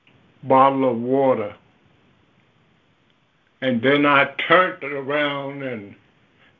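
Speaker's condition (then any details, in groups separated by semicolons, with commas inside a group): Stroke; several strokes, first stroke took some speech and leg motion, later minor stroke; some speech lost after first stroke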